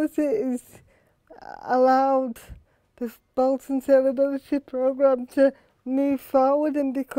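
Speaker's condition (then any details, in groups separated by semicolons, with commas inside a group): Quadriplegic cerebral palsy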